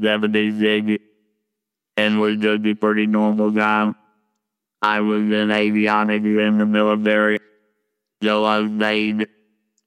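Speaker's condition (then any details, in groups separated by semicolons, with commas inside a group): Laryngectomy, total laryngectomy with electrolarynx; voice box removed for laryngeal cancer from smoking cigarettes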